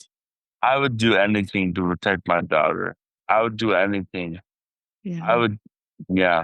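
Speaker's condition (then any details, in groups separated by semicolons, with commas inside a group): Traumatic brain injury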